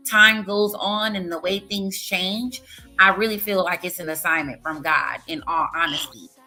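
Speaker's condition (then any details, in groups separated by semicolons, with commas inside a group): No condition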